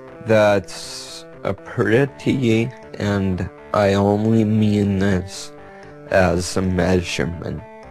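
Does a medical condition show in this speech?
Yes: multiple sclerosis; severe shaking.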